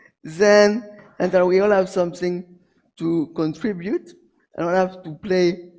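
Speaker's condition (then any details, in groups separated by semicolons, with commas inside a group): Cerebral palsy; premature birth, arms held up; hyperventilates without physiotherapy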